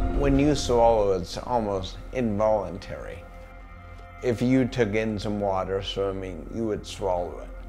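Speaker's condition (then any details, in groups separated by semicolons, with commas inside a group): Amyotrophic lateral sclerosis; bulbar onset, mouth and throat, aggressive, soft palate weakness; recently diagnosed, fasciculation in arms, chest, upper body; swallowing affected, choking, breathing difficulty after choking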